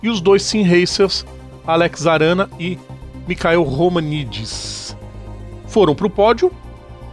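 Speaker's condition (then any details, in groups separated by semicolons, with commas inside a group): No condition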